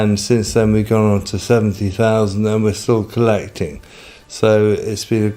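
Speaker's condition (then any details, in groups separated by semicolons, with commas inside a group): Motor neurone disease; affects mouth region; about three years since diagnosis, terminal; speech difficulties, swallowing and breathing extremely difficult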